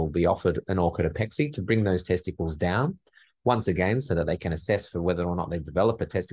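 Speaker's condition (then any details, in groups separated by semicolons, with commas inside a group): No condition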